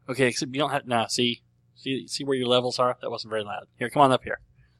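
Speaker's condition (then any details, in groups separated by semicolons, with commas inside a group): Cleft lip and palate; treated as a baby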